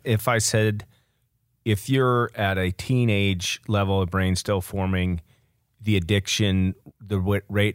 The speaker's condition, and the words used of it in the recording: No condition.